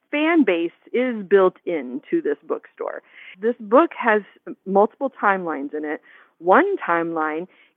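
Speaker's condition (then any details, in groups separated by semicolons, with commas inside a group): No condition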